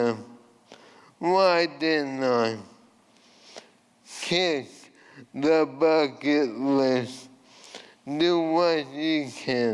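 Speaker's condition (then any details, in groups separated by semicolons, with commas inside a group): ALS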